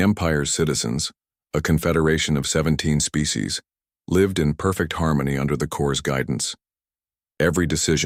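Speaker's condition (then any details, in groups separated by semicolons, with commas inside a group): No condition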